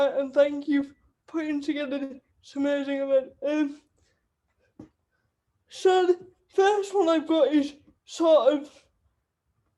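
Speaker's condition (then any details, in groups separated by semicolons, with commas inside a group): Cerebral palsy; wheelchair user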